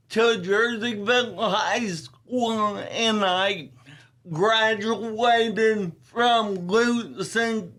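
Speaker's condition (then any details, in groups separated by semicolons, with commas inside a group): Ataxia telangiectasia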